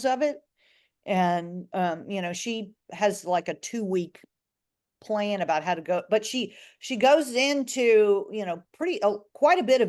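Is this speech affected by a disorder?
No.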